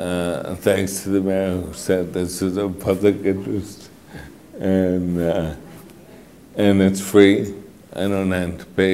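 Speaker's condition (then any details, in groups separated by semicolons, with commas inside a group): Mitochondrial disorder; affects speech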